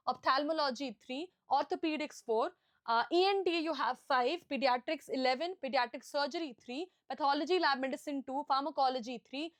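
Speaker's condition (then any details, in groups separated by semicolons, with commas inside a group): No condition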